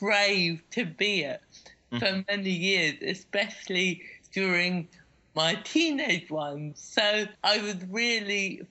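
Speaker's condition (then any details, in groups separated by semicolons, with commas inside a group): Cerebral palsy; cerebral palsy since childhood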